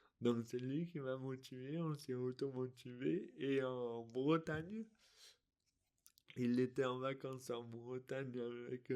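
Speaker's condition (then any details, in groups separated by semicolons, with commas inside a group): Dystonia; affects motor control and speech, since birth; articulation difficulties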